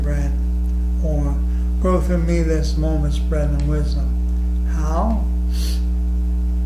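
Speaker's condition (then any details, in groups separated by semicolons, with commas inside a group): ALS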